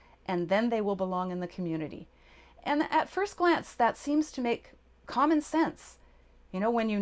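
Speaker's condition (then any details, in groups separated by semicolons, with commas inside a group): No condition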